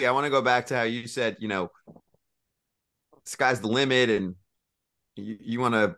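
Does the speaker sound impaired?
No.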